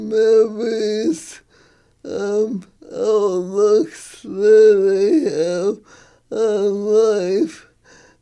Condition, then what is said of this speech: ALS (motor neuron disease). It has become more difficult for me to talk. The muscles in my face are weaker.